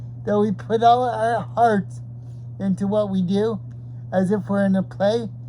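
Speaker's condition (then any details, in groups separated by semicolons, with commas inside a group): Cerebral palsy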